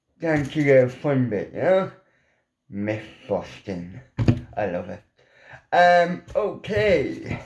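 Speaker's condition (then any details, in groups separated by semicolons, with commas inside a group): Cerebral palsy; mild, ataxic type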